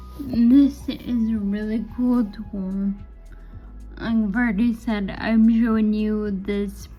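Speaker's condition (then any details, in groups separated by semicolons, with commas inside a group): Friedreich's ataxia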